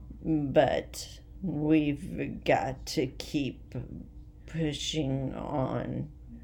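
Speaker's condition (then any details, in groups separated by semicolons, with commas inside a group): Essential tremor; head and voice tremor, sudden onset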